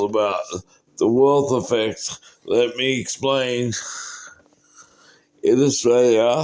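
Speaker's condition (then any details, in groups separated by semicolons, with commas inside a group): Cerebral palsy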